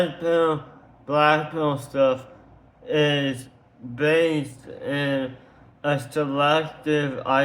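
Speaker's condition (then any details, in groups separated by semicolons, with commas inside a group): Tongue cancer surgery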